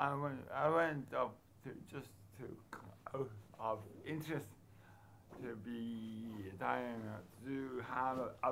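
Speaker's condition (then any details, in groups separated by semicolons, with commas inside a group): Huntington's disease; writhing athetoid movements, cannot keep tongue protruded; speech affected, swallowing severely affected, liquidized food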